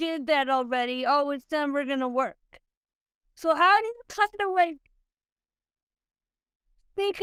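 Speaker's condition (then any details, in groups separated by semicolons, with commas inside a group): Cerebral palsy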